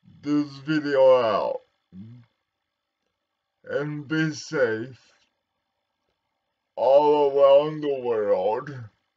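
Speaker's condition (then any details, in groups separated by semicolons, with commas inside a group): Cerebral palsy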